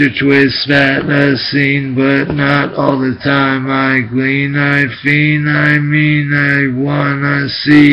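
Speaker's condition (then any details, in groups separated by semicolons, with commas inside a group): Brain injury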